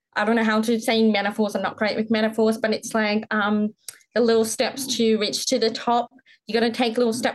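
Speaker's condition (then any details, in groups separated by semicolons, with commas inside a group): Profound deafness, congenital, profound; speech considered pretty good, often assumed hearing, often mistaken for British accent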